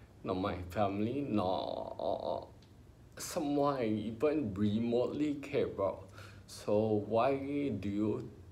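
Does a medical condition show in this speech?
Yes: ataxia; spinocerebellar, progressive degenerative, began with trembling hands; about 20 years since onset, does exercise; affects talking, speaking used as speech therapy.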